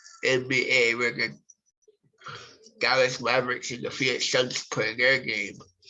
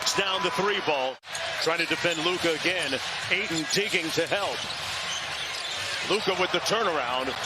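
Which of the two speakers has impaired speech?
The first: cerebral palsy; from birth, affects brain and body muscles.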